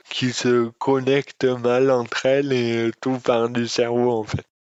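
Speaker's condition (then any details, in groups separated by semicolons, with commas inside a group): Dystonia; speech disorder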